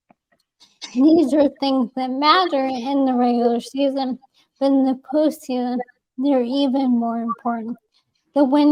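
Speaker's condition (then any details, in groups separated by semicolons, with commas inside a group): ALS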